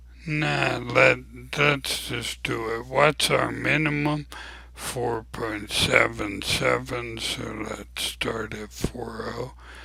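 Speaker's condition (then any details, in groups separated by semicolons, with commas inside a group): ALS; abnormally slow voice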